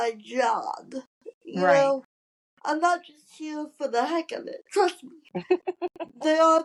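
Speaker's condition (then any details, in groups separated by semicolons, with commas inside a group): Cerebral palsy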